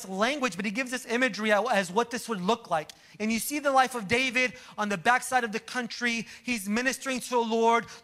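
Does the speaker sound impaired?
No.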